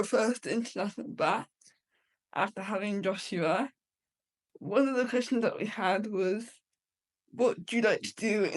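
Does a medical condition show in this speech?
Yes: cerebral palsy.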